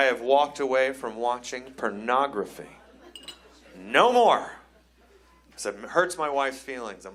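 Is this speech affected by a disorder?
No.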